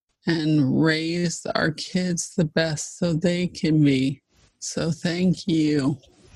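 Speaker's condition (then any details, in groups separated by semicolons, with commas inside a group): ALS (Lou Gehrig's disease)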